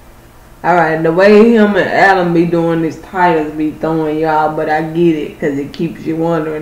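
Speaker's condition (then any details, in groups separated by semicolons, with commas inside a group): Cerebral palsy; not paralyzed, can stand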